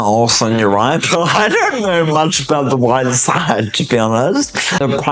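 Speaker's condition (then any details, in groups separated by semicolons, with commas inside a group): Cerebellar ataxia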